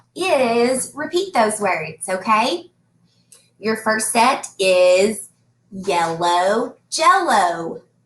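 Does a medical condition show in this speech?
No.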